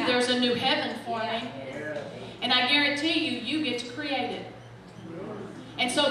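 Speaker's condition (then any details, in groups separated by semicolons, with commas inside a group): No condition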